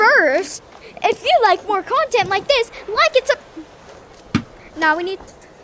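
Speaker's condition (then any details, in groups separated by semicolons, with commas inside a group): No condition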